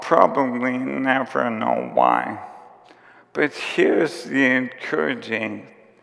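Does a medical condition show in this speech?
Yes: ALS; onset with tiredness and clumsiness.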